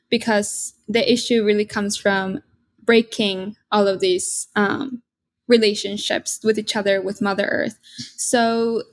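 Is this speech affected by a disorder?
No.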